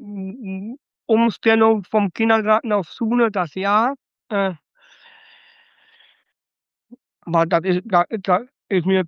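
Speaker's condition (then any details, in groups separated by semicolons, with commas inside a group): Down syndrome (trisomy 21); noticed on ultrasound two days before caesarean birth, St. Vinzenz Krankenhaus Datteln, Frühförderstelle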